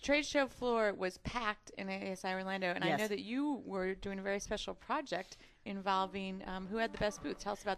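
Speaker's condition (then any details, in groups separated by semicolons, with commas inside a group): No condition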